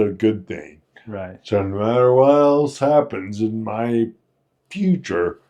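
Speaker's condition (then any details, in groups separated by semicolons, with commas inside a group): Friedreich's ataxia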